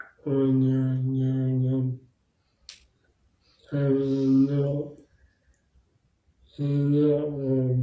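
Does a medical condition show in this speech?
Yes: bulbar and upper limb MND; bulbar and upper limb onset.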